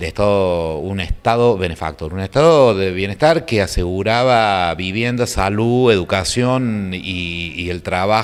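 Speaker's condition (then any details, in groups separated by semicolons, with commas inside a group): No condition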